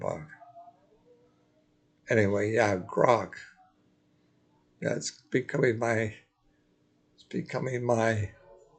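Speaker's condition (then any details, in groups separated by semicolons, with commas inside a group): Multiple sclerosis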